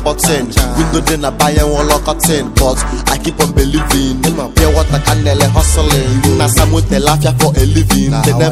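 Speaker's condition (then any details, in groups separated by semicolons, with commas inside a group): No condition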